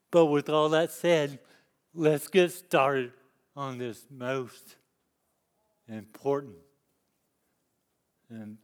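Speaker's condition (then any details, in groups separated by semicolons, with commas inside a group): Cerebral palsy; lifelong disability since youth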